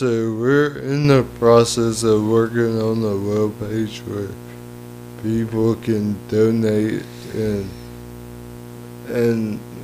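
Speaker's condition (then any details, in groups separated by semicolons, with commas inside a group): Cerebral palsy; lifelong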